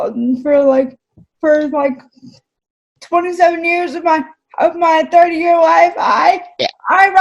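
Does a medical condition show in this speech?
Yes: cerebral palsy.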